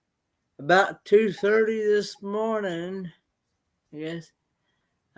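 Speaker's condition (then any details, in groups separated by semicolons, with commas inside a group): Cerebral palsy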